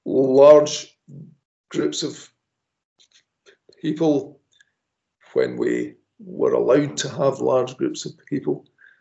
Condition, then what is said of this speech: Stuttering. Otherwise, I would not be speaking to you at all right now.